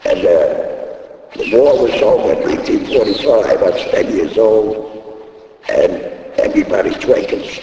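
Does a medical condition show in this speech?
Yes: laryngectomy; still talking after voice box removal.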